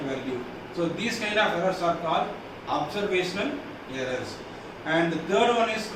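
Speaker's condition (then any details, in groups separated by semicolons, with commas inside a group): No condition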